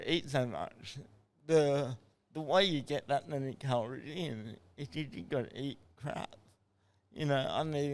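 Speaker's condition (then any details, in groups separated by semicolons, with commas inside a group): Cerebral palsy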